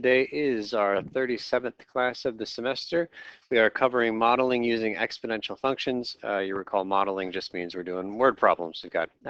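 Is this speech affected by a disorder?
No.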